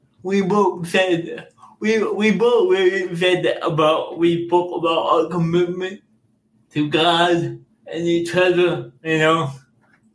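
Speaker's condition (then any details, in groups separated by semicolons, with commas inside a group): Cerebral palsy; affects motor skills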